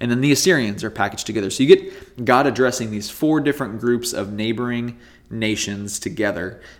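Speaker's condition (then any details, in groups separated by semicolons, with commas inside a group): No condition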